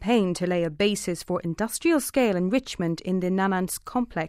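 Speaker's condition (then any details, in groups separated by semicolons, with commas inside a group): No condition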